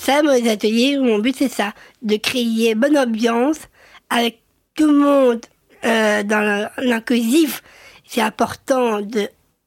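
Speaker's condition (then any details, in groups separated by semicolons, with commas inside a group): Down syndrome (trisomy 21); congenital chromosome 21 anomaly, intellectual disability, developmental delay, 34-year-old woman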